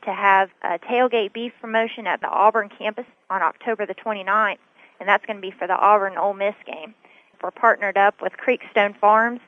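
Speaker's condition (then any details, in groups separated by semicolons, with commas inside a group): No condition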